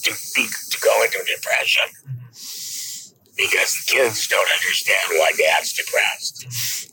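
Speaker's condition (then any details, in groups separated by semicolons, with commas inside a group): Laryngectomy; presses on neck daily to talk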